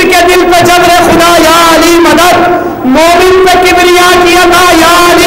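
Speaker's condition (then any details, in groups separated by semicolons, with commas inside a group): No condition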